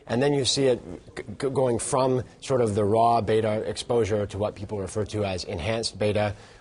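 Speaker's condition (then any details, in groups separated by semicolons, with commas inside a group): No condition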